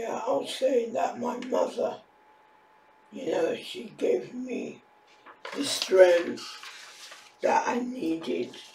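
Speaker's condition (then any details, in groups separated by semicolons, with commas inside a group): Facial palsy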